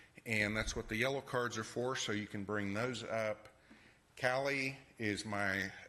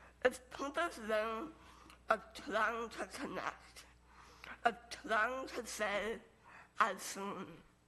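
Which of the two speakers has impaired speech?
The second: Moebius syndrome.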